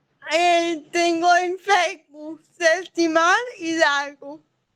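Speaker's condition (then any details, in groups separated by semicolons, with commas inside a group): Cerebral palsy; from birth, birth complications, legs and arms affected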